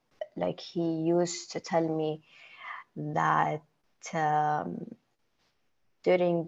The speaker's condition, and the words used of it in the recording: Stuttering. And I really think of everything that I'm going to say before I say it, because I really think of other people, not just me.